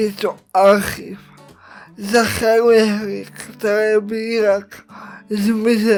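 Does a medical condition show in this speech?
Yes: cerebral palsy.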